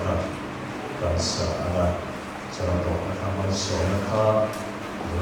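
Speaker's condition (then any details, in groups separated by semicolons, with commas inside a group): No condition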